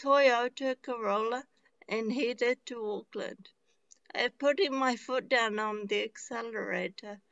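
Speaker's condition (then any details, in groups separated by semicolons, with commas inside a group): Traumatic brain injury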